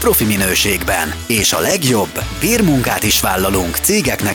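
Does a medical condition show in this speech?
No.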